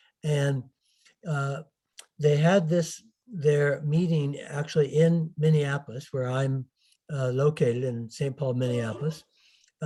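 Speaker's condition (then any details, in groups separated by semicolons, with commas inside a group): No condition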